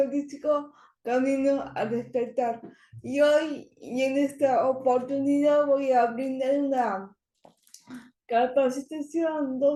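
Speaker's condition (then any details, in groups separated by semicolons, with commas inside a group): Cerebral palsy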